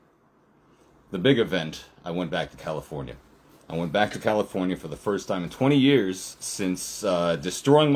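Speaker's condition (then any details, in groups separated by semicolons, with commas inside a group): No condition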